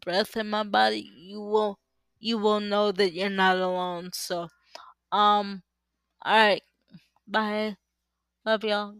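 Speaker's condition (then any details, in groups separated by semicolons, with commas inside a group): Cerebral palsy; uses power wheelchair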